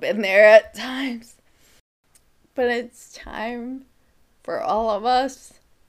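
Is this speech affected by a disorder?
Yes: Friedreich's ataxia; diagnosed at age 8, spinal fusion at 17, wheelchair user, legs do not work, rapid side-to-side eye movements; about 24 years since diagnosis, age 32; spits when talking or laughing.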